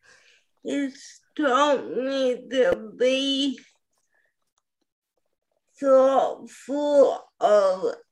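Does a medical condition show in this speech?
Yes: spastic quadriplegic cerebral palsy; some tightness in all four limbs, wheelchair user; in 40s, accidental spasm, hit host during recording; CP accent, sultry disability accent, listeners may need to listen closely.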